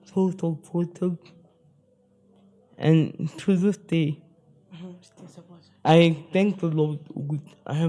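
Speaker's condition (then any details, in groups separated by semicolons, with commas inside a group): Spastic cerebral palsy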